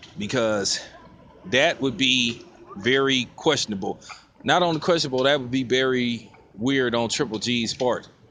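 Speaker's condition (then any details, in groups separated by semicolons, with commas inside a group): No condition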